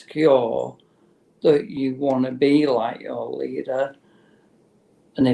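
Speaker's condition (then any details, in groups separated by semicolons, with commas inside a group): Motor neurone disease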